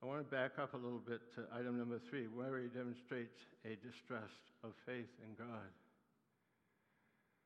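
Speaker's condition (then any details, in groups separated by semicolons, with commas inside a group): Parkinson's disease; neuropathy attacks nerves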